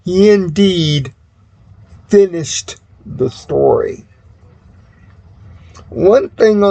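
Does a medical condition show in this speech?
Yes: cerebral palsy.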